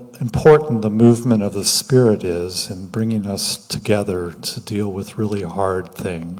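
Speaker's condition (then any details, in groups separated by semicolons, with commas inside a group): No condition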